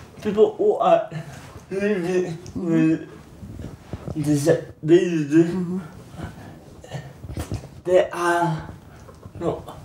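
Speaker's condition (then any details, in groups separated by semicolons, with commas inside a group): Cerebral palsy; mild form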